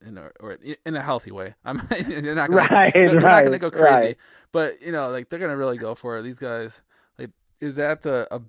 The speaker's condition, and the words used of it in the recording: None; typical speech.